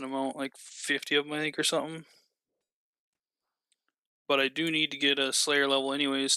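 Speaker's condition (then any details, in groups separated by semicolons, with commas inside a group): No condition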